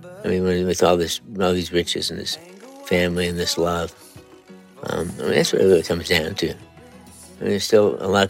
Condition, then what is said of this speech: Parkinson's disease. And same thing vocally. You're like, "Boy, this is the best news I ever heard in my life. Oh, this is really exciting." Very flat.